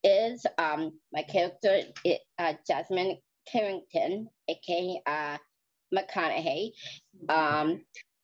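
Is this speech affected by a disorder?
Yes: Down syndrome; flat feet.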